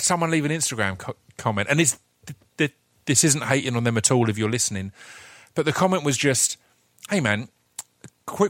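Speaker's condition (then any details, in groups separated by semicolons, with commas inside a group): Stutter; lives with it, no extensive therapy to get rid of it; listener suggested stutter sounded worse recently, unconfirmed; repeated sounds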